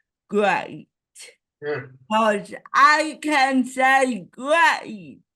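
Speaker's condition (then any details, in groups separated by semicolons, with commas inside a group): Cerebral palsy; ataxic type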